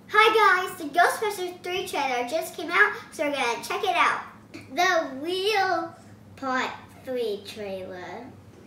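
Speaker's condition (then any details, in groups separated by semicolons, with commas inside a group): No condition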